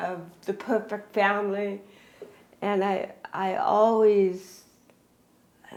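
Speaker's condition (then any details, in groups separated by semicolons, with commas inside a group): Cerebral palsy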